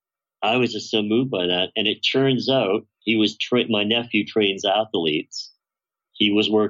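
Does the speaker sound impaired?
Yes: bilateral cleft lip and palate, severe; congenital bilateral cleft lip and palate, most serious case in British Columbia at birth, facial disfigurement; describes self as facially disfigured and vocally distorted; voice very distorted in childhood, hardly understandable, huge palate cleft, singing helped develop voice.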